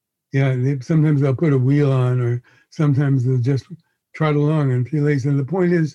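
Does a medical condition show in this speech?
Yes: Parkinson's disease; onset around age 81, first noticed sign frozen mask-like face, diagnosed by neurologist, progressive.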